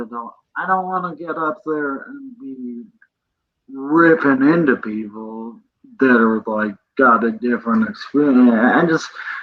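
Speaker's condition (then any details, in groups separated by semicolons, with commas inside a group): Cerebral palsy; present from birth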